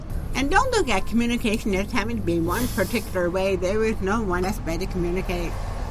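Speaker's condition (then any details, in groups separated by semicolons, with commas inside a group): Profound deafness, genetic, profound; once reported as drunk slurring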